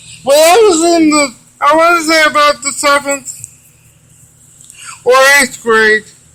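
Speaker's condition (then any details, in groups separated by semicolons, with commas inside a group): Cerebral palsy; wheelchair user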